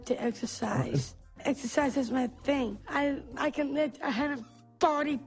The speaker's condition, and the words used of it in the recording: Down syndrome. That was a very aggressive and mean 30.